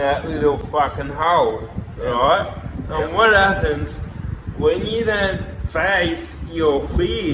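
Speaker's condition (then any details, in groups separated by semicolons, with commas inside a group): Cerebral palsy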